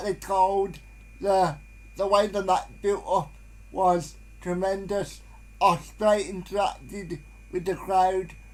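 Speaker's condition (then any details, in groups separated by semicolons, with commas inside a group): Cerebral palsy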